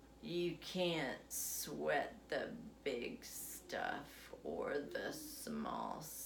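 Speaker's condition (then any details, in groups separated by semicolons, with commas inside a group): Essential tremor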